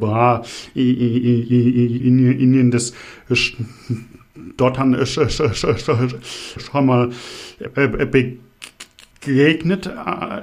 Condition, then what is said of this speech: Stuttering. Also vergleichweise ist seine Symptomatik des Stotterns jetzt nicht so ganz so stark wie bei Ihnen.